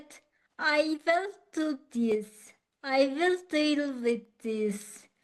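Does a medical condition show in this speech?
Yes: acquired ataxia.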